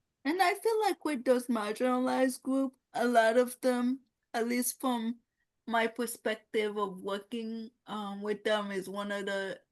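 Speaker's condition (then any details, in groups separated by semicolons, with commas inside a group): Cerebral palsy; no gross or fine motor skills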